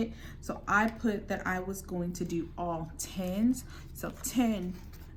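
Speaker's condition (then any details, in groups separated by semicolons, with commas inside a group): No condition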